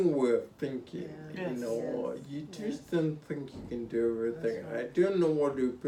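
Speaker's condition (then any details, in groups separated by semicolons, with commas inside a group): Spinocerebellar ataxia (sca7)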